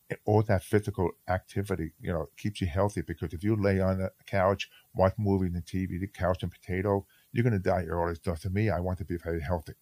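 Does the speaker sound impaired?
Yes: hearing loss; hearing loss from childhood, with severe speech impediment as a kid.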